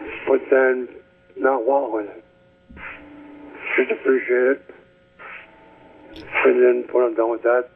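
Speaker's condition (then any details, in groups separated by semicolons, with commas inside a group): ALS; first symptom twitches in chest, specialist took six to eight months to diagnose, almost six years since diagnosis; speech getting worse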